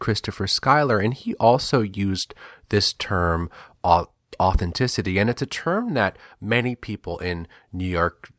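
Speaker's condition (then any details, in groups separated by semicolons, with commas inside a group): No condition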